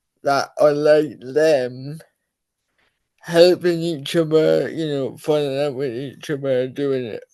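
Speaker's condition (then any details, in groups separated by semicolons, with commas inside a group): Cerebral palsy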